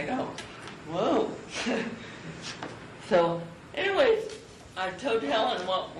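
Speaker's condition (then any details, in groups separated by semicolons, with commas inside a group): Cerebral palsy; from birth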